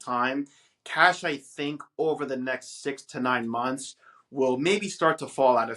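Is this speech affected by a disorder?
No.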